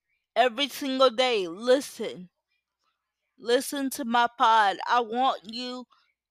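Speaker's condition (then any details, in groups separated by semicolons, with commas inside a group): Cerebral palsy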